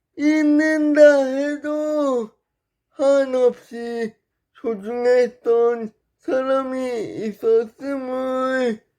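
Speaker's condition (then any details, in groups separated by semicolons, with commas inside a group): Brain lesion disability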